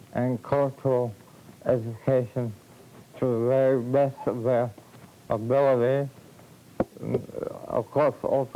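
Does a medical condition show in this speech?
Yes: cerebral palsy.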